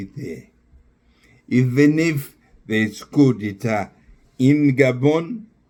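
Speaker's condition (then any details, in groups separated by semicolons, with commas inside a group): Neurological disease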